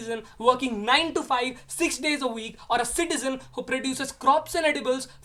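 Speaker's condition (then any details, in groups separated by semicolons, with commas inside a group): No condition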